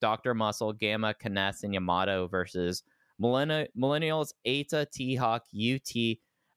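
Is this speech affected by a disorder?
No.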